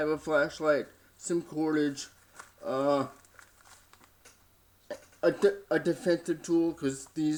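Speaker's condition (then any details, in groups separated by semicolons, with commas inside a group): Cerebral palsy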